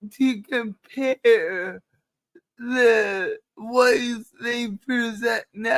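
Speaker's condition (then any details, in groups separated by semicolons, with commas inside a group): Cerebral palsy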